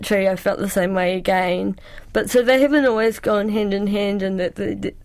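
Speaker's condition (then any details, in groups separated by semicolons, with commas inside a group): Cerebral palsy; presses really hard when writing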